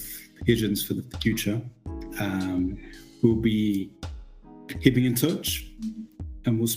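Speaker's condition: No condition

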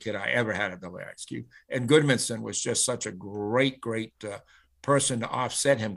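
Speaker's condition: No condition

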